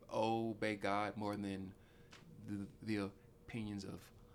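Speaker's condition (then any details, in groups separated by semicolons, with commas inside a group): Stuttering; only stutterer on either mother's or father's side of family; still stutters; stutters when talking, speech problem audible, cannot be hidden when speaking; repeated sounds, prolonged sounds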